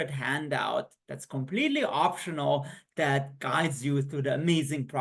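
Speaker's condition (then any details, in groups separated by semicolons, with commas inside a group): No condition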